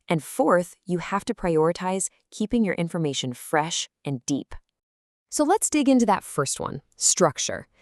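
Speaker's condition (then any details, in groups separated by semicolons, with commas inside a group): No condition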